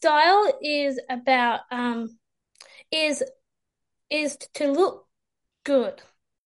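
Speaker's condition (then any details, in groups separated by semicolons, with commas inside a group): Down syndrome; age 26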